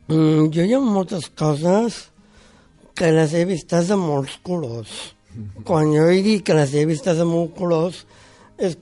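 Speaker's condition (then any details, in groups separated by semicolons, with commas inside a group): Down syndrome; congenital, born with it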